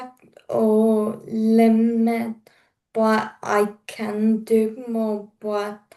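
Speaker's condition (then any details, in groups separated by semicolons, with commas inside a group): Cerebral palsy; affects mobility, walks with cane walker, wheelchair for long distances; slower speaking pace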